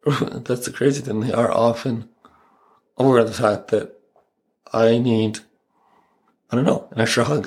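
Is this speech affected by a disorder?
Yes: ALS; father Bob Snow died of ALS, right hand and forearm affected, left hand partly weak, feeding tube, clinical trial drug; 2.5 years since diagnosis, earlier nine-month plateau ended, recent pneumonia with breathing concerns; tongue affected but unchanged, predicted speech loss within a year not happened, voice changed, sounds older, voice challenges at work.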